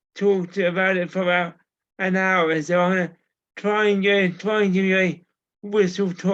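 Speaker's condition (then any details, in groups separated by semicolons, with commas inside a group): Cerebral palsy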